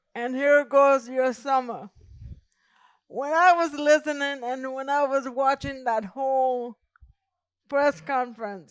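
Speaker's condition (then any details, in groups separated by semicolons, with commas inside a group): Cerebral palsy; present from birth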